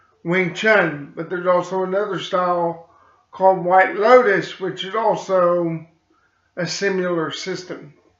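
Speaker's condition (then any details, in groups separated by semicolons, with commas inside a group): Cerebral palsy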